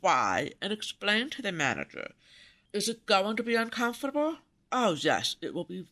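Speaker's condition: Profound deafness, congenital rubella deafness

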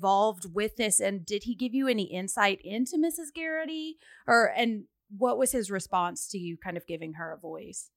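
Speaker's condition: No condition

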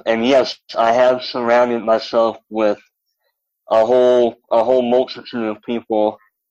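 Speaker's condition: Cleft lip and palate; malformed legs

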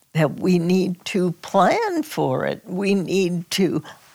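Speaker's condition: Spasmodic dysphonia; strange

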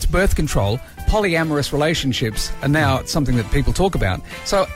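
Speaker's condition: No condition

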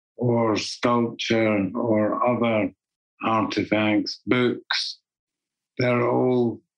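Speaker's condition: Parkinson's disease; lifelong essential tremor

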